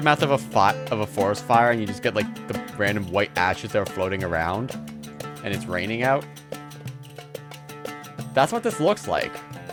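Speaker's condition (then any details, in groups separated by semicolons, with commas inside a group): No condition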